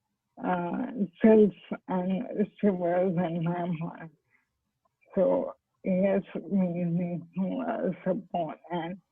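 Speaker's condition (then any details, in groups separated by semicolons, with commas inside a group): ALS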